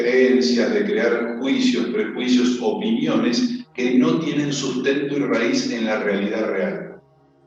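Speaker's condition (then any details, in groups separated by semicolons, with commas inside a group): No condition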